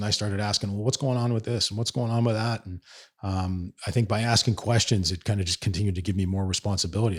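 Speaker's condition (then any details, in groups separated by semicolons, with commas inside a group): No condition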